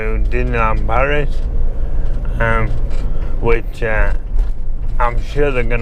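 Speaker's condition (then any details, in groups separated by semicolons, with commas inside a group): MND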